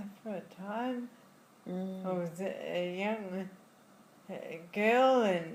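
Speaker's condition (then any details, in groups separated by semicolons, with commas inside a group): Friedreich's ataxia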